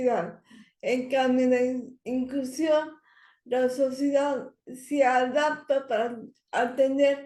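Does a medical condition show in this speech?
Yes: cerebral palsy; speech not very good.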